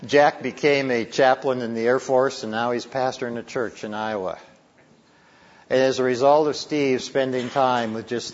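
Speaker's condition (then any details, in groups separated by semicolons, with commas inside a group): No condition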